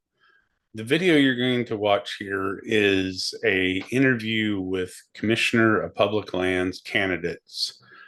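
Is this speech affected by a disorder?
No.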